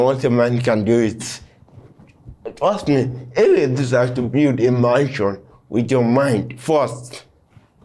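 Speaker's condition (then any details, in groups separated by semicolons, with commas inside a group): Cerebral palsy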